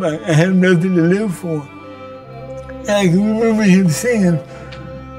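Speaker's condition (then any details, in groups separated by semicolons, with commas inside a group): Cerebral palsy; from birth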